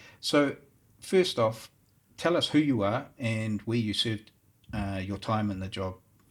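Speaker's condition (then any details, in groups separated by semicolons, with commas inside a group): No condition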